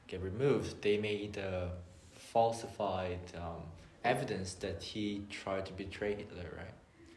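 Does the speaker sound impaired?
No.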